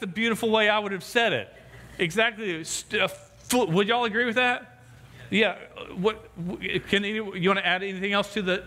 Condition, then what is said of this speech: Stuttering. As some of you know, don't freak out, I stutter, right?